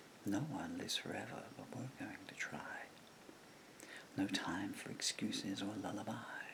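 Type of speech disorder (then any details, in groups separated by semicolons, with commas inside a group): Bulbar dysarthria; progressive bulbar palsy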